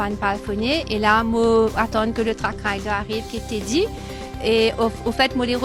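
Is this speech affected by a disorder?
No.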